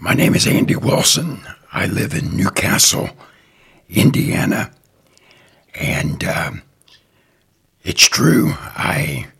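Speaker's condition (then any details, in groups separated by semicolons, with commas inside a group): Partial laryngectomy for throat cancer, partial (half of larynx removed); throat cancer survivor, after partial laryngectomy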